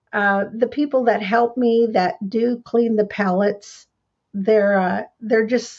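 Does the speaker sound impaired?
No.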